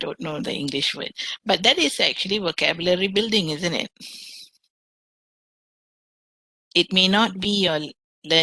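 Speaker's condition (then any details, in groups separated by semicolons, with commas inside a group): No condition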